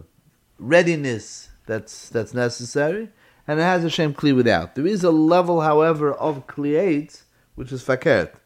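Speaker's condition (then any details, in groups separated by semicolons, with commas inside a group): No condition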